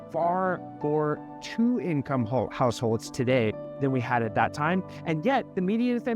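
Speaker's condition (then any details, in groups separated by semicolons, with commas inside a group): No condition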